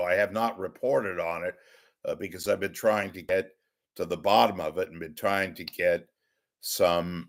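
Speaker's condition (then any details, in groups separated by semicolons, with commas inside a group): No condition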